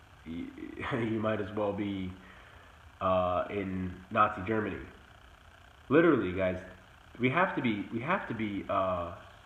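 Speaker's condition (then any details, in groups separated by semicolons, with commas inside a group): No condition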